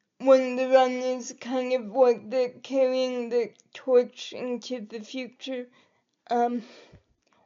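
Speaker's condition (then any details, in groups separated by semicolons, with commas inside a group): Cerebral palsy; quadriplegic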